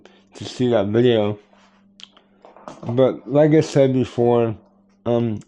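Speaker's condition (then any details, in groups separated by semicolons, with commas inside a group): Cerebral palsy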